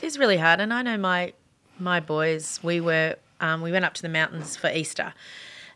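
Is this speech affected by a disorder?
No.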